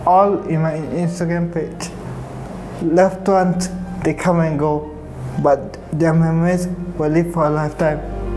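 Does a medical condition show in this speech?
Yes: traumatic brain injury; caused by fire inhalation; needs support to stand, physiotherapy, occupational therapy.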